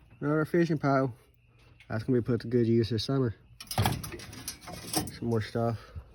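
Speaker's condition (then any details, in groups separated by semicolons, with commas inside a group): No condition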